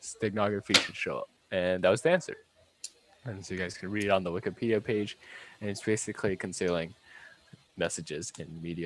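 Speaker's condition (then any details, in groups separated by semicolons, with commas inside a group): No condition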